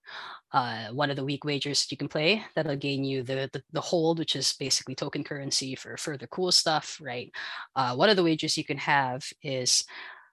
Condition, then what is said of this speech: None; typical speech.